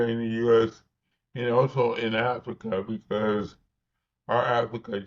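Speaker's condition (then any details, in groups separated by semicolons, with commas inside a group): Cerebral palsy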